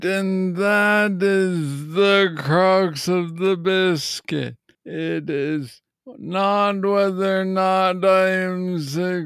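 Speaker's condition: Parkinson's disease; young onset

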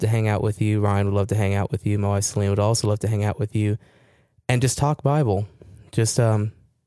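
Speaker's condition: No condition

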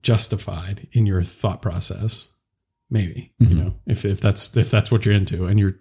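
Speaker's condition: No condition

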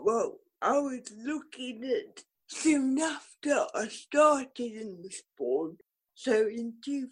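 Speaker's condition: Cerebral palsy; could not jump

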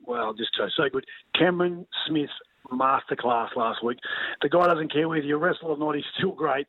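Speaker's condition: No condition

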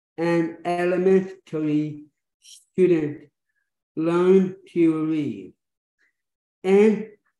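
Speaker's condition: Down syndrome

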